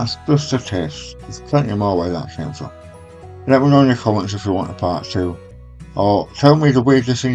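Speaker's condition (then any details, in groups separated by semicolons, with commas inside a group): Stage 4 tongue cancer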